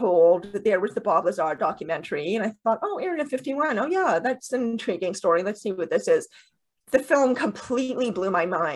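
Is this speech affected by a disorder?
Yes: deafness with cochlear implants; second implant surgery later.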